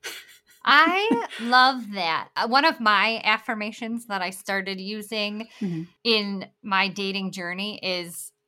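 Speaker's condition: Bilateral cleft lip and palate

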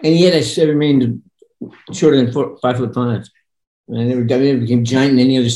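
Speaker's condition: Parkinson's; voice sometimes monotone

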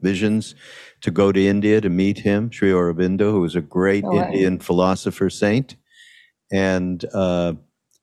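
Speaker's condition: No condition

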